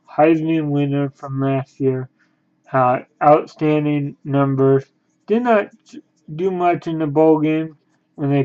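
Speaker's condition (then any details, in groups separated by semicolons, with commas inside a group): Cerebral palsy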